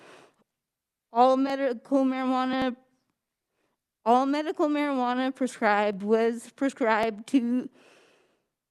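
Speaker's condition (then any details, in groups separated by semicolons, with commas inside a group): Cerebral palsy; spasticity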